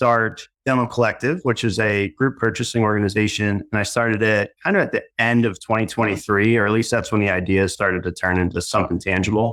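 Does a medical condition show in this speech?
No.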